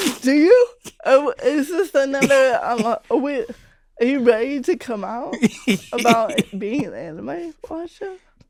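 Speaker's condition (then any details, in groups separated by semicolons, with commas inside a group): Cerebral palsy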